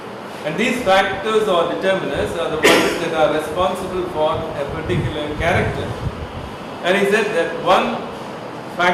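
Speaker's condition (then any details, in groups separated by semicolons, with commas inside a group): No condition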